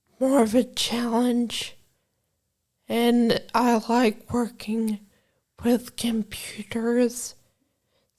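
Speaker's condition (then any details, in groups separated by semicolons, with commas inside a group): Brain injury from aneurysm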